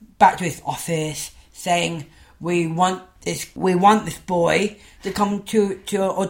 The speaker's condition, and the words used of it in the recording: Down syndrome. And so I think one of the main things about having Down syndrome is struggling to be understood.